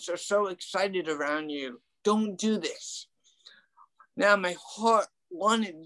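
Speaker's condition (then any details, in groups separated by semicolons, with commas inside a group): Ataxic cerebral palsy; mild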